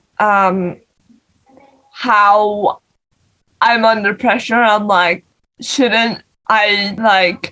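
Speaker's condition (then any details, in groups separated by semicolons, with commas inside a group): Cerebral palsy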